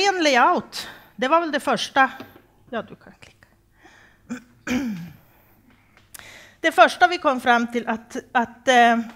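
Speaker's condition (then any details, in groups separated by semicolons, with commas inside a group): No condition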